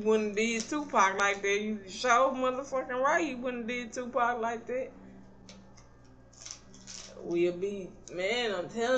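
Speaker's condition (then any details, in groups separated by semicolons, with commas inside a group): Cerebral palsy; not paralyzed, can stand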